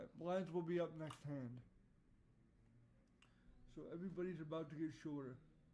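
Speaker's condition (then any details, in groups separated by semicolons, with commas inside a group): Cerebral palsy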